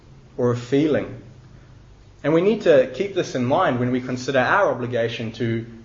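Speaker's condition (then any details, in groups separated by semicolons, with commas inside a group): No condition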